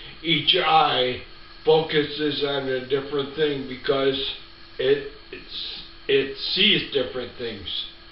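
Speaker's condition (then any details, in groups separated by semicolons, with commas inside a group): Ataxia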